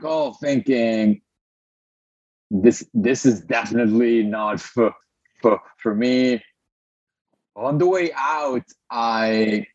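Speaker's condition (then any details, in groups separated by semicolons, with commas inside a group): Stutter; stutter since birth, born and raised in Lebanon, breathing technique controls stutter to some extent, joined Toastmasters; stutters during this recording; stutter impedes speaking, long avoided speaking, breathing technique partly effective; repeated words, blocks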